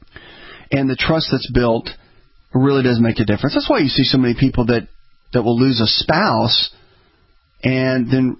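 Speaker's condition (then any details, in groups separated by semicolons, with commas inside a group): No condition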